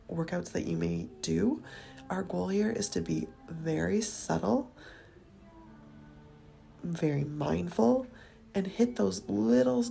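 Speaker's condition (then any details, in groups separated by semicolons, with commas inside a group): No condition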